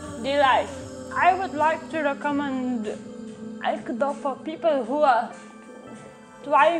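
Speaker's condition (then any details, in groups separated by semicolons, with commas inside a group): Cerebral palsy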